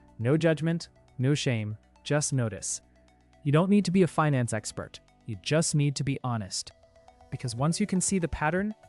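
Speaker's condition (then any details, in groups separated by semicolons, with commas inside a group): No condition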